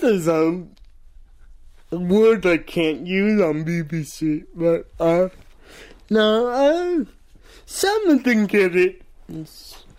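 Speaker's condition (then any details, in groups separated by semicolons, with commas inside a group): Cerebral palsy; says cannot do voices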